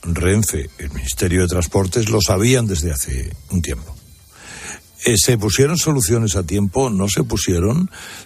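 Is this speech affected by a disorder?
No.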